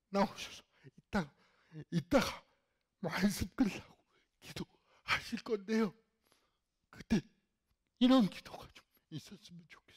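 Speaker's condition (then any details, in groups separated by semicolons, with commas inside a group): Cerebral palsy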